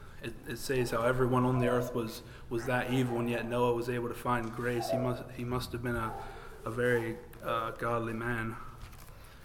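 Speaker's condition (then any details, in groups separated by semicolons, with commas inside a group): No condition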